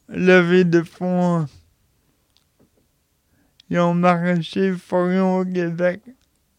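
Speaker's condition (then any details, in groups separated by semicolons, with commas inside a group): Cerebral palsy; since birth, respite house since age 8 or 9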